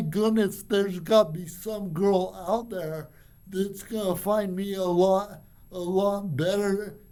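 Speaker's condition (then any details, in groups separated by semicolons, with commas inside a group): Cerebral palsy; from birth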